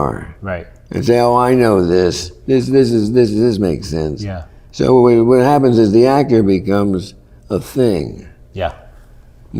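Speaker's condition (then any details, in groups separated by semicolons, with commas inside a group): Parkinson's; worsening, often debilitating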